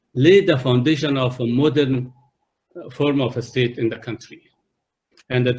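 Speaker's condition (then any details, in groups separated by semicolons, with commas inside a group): No condition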